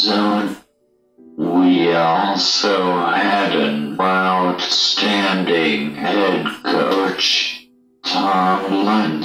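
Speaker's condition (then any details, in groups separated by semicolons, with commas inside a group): ALS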